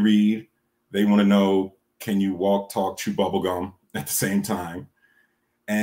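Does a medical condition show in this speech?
No.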